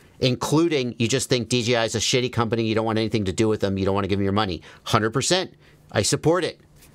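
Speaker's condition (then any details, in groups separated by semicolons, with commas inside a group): No condition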